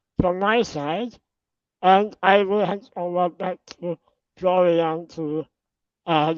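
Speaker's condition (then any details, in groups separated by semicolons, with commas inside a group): Spinal muscular atrophy; from birth, electric wheelchair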